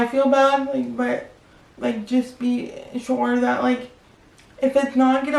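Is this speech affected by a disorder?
Yes: cerebral palsy, spastic quadriplegic.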